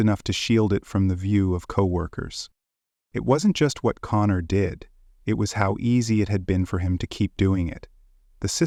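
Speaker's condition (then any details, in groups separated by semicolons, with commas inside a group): No condition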